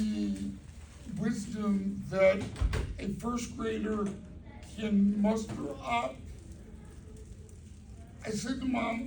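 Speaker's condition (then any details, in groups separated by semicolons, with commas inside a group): Cerebral palsy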